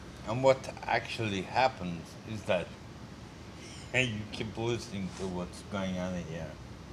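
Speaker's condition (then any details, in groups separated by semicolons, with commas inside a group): Multiple sclerosis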